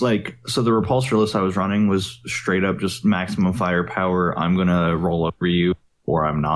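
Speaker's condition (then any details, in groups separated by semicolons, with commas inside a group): No condition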